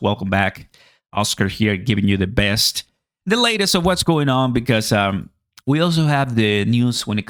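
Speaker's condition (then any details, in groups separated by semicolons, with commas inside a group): No condition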